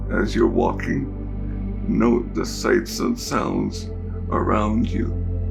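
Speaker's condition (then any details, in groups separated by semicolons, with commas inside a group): Cerebral palsy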